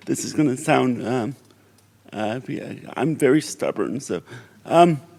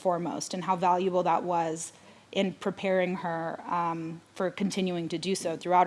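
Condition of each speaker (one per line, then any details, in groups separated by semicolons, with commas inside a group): Cerebral palsy
No condition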